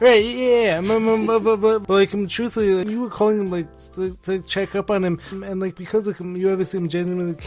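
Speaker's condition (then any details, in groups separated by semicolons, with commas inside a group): Speech disorder; acquired speech issues, started later in life; ongoing speech issues, still speaking on podcast; gets caught on words, sometimes cannot finish sentence, stops to take breath; repeated sounds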